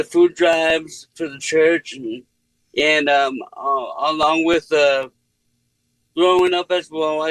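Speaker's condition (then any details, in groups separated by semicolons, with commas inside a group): Cerebral palsy; since birth, uses wheelchair; speech unaffected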